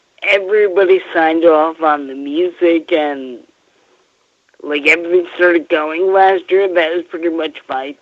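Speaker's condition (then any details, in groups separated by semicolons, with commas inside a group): Friedreich's ataxia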